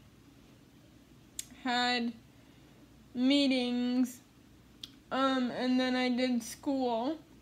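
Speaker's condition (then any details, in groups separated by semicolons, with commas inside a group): Cerebral palsy; speech therapy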